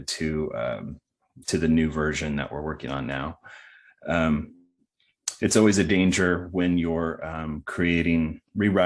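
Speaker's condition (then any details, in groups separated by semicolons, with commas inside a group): No condition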